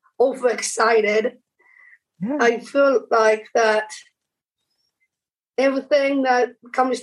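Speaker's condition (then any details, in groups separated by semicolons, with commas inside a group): Down syndrome; speech praised as impressive by co-star Sean McElwee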